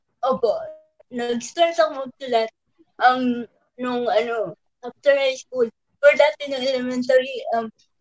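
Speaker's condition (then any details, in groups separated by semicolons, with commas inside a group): Cerebral palsy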